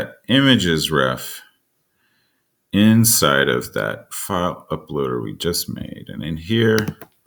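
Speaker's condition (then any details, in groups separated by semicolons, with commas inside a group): No condition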